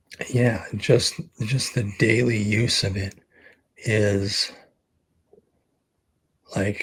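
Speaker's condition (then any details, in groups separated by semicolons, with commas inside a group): ALS; expects to lose voice very soon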